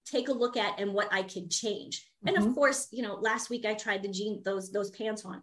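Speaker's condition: No condition

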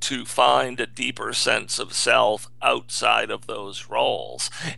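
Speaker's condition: Spasmodic dysphonia; rare neurological voice disorder, partial voice loss, onset amid housing market collapse, no known cause or cure; throat spasms on talking, broken weak hard-to-hear voice, painful forcing, sore throat, dizziness, breathlessness

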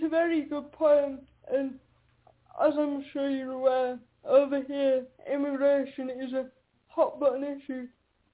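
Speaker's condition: Quadriplegic cerebral palsy; uses a wheelchair

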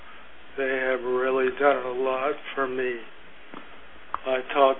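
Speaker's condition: Parkinson's disease; 7 or 8 years since onset, pills from neurologist, Cypress Palms fitness program, relaxation eases tremors; shaking from nervousness; speech affected by Parkinson's

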